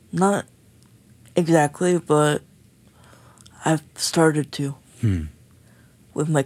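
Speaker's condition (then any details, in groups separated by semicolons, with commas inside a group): Cerebral palsy; uses motorized wheelchair, needs 24/7 caregivers including to get out of bed, daily medication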